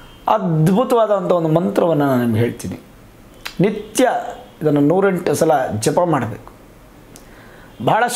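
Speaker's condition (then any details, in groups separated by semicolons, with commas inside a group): No condition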